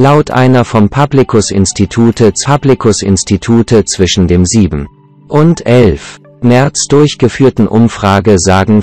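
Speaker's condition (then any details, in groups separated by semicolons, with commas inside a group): No condition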